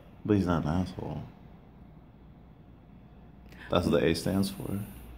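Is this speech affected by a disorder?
No.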